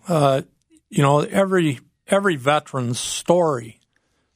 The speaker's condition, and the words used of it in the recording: None; typical speech.